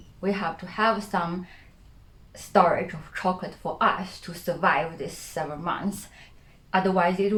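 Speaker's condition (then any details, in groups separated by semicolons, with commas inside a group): No condition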